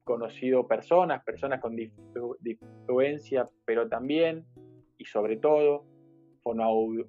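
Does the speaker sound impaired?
Yes: stuttering; stuttering since childhood, attended Asociación Argentina de Tartamudez as child, later left and returned; not fluent, blocks and repetitions, some days many blocks; here repeated sounds, prolonged sounds.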